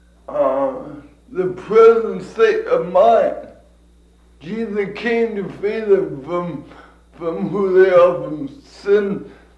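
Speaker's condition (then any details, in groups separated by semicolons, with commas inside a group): Cerebral palsy; from birth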